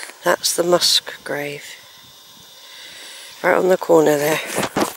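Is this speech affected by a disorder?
No.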